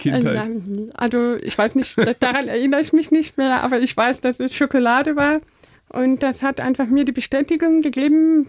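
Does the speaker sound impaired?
Yes: deafness; deaf from birth, hears from 80 decibels, nothing under 120 without aids, Phonak hearing aids, lip-reads; learned speaking as child using balloons, speaks well, better than many deaf people.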